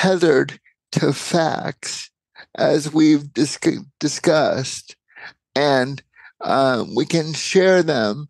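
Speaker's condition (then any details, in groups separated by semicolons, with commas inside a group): Cerebral palsy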